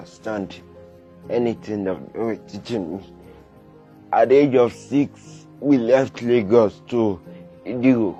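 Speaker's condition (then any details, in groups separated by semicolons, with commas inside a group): Cerebral palsy; limits movement and coordination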